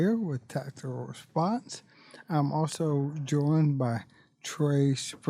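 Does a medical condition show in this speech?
Yes: ALS; bulbar-upper onset, tongue.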